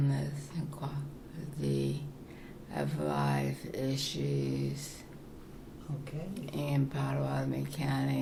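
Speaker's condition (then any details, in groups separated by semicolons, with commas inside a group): Parkinson's; very soft, low voice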